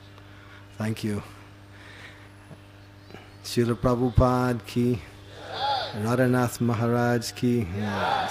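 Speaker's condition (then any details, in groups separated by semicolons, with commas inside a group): No condition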